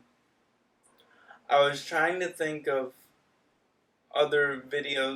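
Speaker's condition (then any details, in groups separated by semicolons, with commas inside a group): Cerebral palsy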